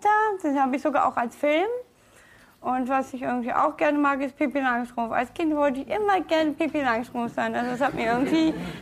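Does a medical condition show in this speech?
Yes: Down syndrome; food refusal in childhood.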